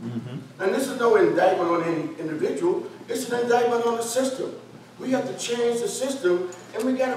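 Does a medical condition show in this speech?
No.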